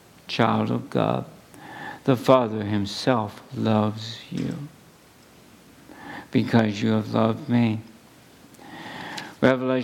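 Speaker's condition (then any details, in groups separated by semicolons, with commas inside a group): ALS; at least a couple of months since diagnosis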